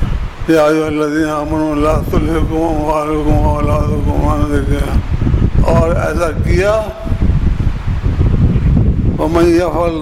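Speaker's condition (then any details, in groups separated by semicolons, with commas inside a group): Difficulty speaking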